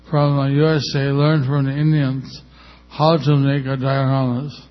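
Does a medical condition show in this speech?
Yes: stroke with facial paralysis; a little over a year since stroke, undergoing therapy.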